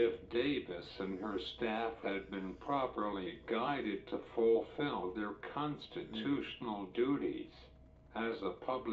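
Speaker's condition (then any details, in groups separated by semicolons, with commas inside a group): Cerebral palsy; uses wheelchair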